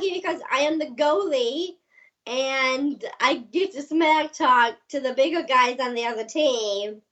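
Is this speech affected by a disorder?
Yes: Down syndrome.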